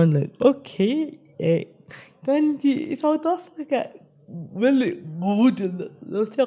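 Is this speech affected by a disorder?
Yes: spastic cerebral palsy.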